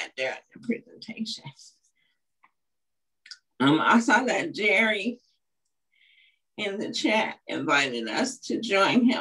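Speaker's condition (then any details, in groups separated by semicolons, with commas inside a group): Cerebral palsy; uses wheelchair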